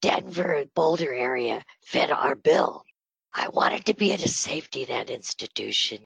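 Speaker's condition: Spasmodic dysphonia; breathy voice from Botox treatment

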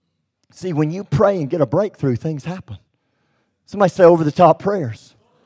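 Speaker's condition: Cleft lip and palate; congenital

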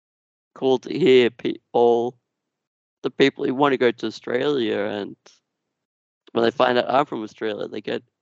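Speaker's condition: Duchenne muscular dystrophy; genetic, progressive

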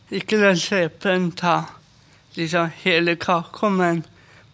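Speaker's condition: Cerebral palsy; uses a walking stick

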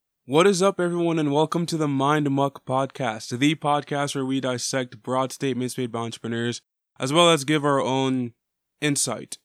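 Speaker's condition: No condition

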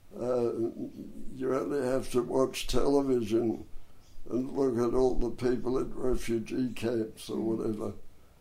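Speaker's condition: Dystonia and cerebral palsy; hard-to-diagnose

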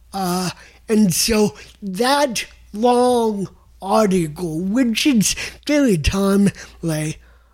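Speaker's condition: Cerebral palsy; developmental

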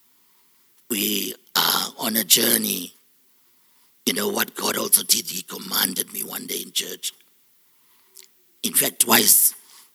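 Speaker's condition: Total laryngectomy; total laryngectomy for very rare deep laryngeal cancer, first in South Africa, breathes through neck; three years post-op, six operations in 18 months, surgeon Dr. Khalil Ismail, surgery four days post-diagnosis; relearned speech, formerly artificial robotic voice like Stephen Hawking, speaking about 18 months, self-described sexy voice

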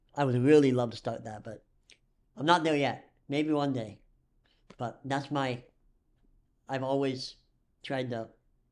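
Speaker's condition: Cleft lip and palate; dental problems

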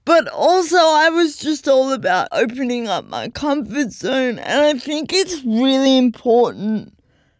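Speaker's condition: Cerebral palsy; full-time wheelchair user

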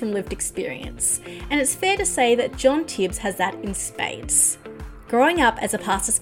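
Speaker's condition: No condition

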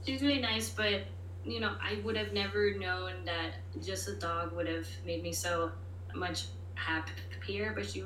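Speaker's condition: Stuttering; moments of stuttering expected, offers to repeat things if needed; repeated sounds

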